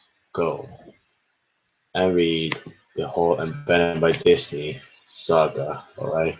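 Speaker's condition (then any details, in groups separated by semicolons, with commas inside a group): No condition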